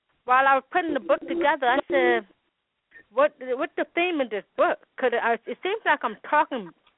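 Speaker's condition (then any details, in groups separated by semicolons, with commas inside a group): Hearing loss with speech impediment, congenital; wears hearing aids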